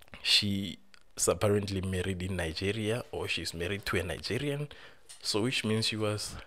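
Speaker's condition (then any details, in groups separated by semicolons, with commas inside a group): No condition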